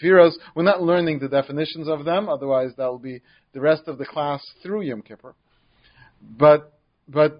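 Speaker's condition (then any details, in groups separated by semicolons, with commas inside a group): No condition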